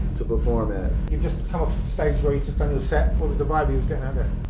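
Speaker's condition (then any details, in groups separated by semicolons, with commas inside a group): No condition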